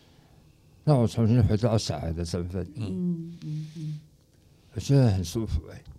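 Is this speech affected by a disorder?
Yes: tongue cancer, stage 4 tongue cancer and parotid cancer; stage four tongue cancer, recovered; daily pronunciation practice after recovery, now speaks clearly, called a miracle by others.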